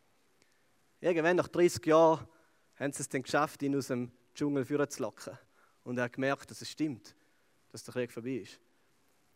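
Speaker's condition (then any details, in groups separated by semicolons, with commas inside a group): No condition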